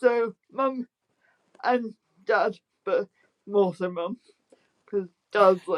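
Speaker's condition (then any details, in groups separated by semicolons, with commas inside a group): Spastic quadriplegic cerebral palsy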